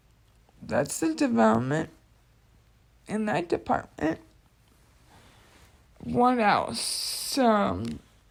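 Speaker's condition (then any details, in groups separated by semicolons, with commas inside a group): Cerebral palsy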